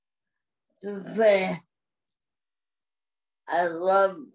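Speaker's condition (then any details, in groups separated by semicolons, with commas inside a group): Cerebral palsy; cerebral palsy from birth, uses motorized wheelchair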